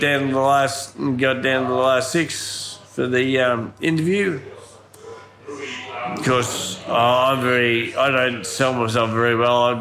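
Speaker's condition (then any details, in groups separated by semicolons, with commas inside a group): Ataxia from brain damage, cerebellar; pelvic fractures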